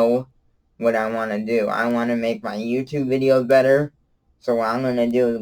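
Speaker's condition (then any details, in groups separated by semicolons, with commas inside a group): Cerebral palsy; from birth, wheelchair user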